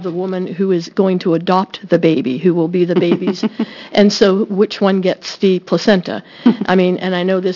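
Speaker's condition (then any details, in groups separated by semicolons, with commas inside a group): No condition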